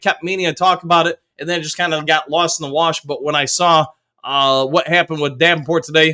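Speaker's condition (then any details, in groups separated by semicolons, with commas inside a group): No condition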